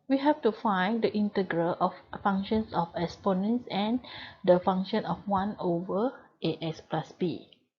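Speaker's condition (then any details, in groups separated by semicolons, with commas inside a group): No condition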